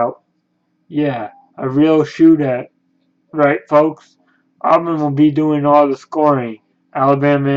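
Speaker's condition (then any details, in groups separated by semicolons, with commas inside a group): Cerebral palsy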